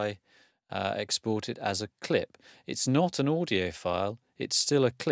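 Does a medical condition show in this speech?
No.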